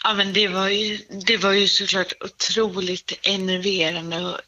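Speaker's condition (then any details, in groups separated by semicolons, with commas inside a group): Cerebral palsy; congenital CP injury, affects motor function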